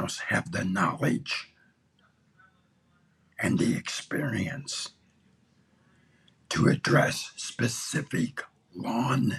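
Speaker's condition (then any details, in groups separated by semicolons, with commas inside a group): Throat cancer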